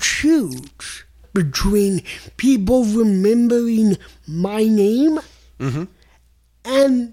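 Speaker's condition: Cerebral palsy; motor impairment

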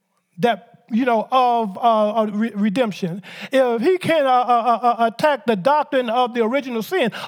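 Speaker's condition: Stuttering; childhood onset, severe in childhood, could not get words out; mostly resolved, residual signs still visible, preaching this sermon; hit leg trying to force words out, no stutter when singing, returns when nervous or upset; prolonged sounds

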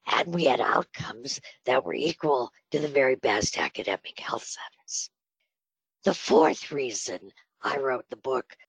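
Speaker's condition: Spasmodic dysphonia; on Botox treatment

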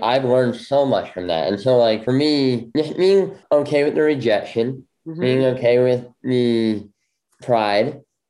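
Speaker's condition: Bilateral cleft lip; congenital bilateral

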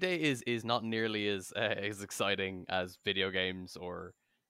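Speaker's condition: No condition

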